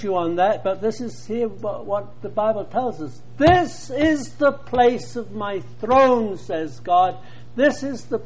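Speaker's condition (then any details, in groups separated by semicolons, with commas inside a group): No condition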